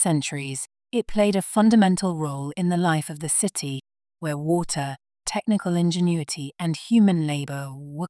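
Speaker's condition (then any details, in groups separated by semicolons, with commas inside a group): No condition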